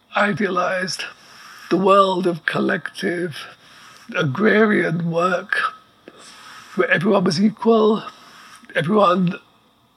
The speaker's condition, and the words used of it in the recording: ALS (motor neuron disease). He requires an apparatus to breathe, which you'll hear in the background.